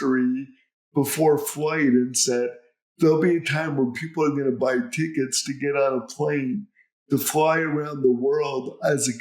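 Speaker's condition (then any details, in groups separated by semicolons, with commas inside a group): Cerebral palsy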